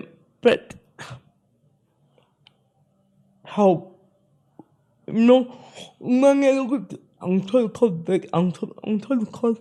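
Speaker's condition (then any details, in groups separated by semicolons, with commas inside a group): Spastic cerebral palsy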